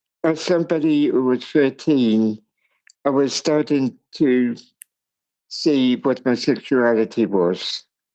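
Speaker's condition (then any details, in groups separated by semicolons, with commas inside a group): Cerebral palsy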